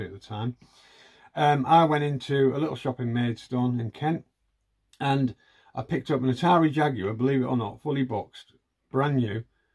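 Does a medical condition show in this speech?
No.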